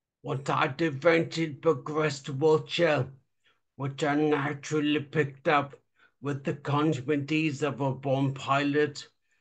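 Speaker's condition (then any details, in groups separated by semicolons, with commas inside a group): Traumatic brain injury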